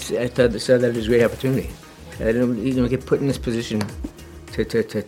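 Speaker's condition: Parkinson's disease; 30 years since diagnosis; some days very hard, hard to get up, get ready and go out

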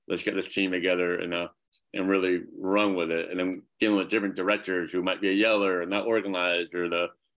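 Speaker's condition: Cleft palate, severe

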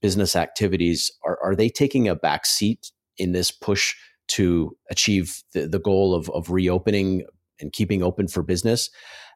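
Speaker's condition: No condition

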